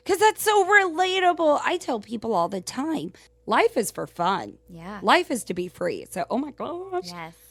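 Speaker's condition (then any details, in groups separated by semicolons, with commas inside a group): No condition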